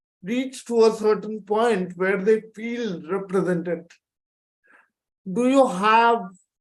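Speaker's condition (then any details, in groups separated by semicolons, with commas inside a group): Cerebral palsy; from birth, four major surgeries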